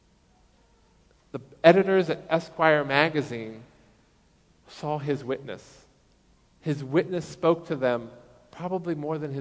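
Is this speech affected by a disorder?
No.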